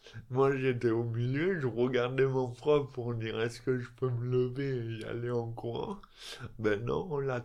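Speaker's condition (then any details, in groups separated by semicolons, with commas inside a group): Dystonia; elocution difficulties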